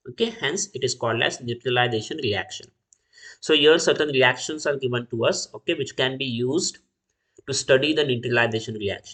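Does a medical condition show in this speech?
No.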